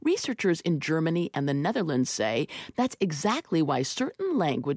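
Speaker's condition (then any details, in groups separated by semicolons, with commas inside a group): No condition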